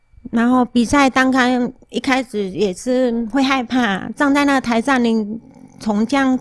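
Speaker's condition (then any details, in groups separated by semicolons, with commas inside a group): Moderate-to-severe hearing loss; rehabilitation to dance again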